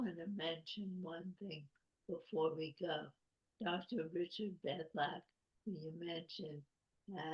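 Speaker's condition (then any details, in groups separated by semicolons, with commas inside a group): ALS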